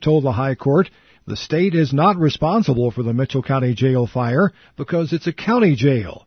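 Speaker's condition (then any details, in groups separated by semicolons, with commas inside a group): No condition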